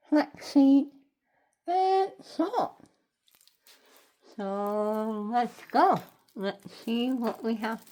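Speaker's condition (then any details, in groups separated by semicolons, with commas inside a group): Head and neck cancer; tracheostomy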